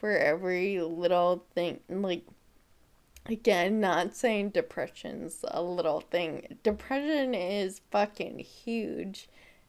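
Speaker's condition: Friedreich's ataxia; rapid side-to-side eye movements

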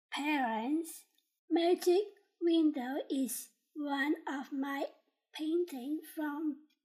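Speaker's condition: Down syndrome; developmental disability

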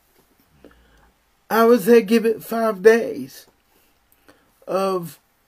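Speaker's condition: Spastic cerebral palsy; present from birth, uses wheelchair

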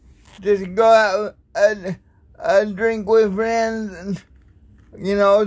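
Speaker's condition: Cerebral palsy

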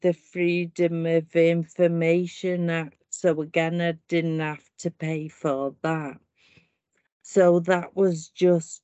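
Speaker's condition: Primary lateral sclerosis; about eight years since symptom onset, slow degenerative form, walking aided

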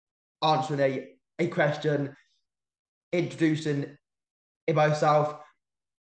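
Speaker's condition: Stammer; better when comfortable with people around, more articulate when recording for social media; blocks

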